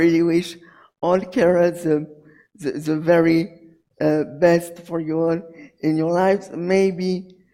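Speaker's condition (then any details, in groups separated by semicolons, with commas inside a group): Cerebral palsy; premature birth, arms held up; hyperventilates without physiotherapy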